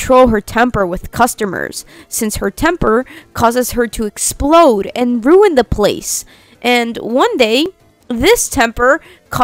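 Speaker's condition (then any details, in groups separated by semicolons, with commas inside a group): No condition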